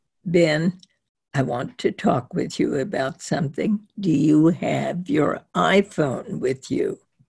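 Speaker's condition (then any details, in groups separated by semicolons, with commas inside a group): Spasmodic dysphonia; voice progressively slower over time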